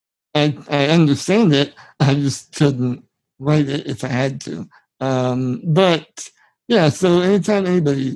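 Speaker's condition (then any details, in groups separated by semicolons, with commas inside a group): Spinal muscular atrophy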